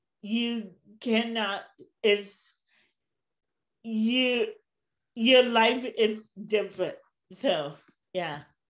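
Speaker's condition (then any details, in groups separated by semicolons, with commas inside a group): Cerebral palsy; since birth, walks with walker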